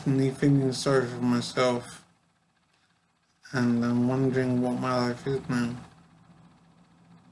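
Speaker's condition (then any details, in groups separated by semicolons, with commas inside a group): Brain injury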